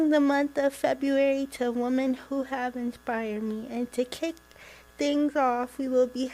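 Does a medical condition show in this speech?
Yes: cerebral palsy.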